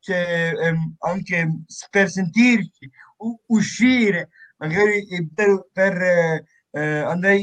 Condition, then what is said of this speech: Stuttering. Abbiamo iniziato un percorso per iniziare a, a non balbettare troppo, perché noi stiamo balbettando troppo e abbiamo bisogno di migliorare noi stessi